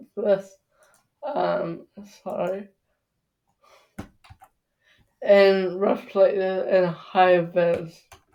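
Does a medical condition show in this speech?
Yes: cerebral palsy.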